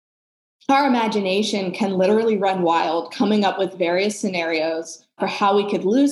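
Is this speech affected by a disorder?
No.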